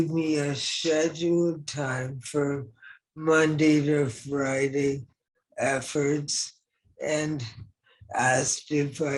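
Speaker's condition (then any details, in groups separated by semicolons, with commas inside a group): ALS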